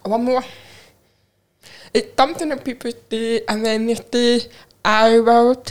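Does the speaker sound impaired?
Yes: profound deafness, cochlear implant; learned to talk before sign language, speaks to hearing people, signs to deaf people.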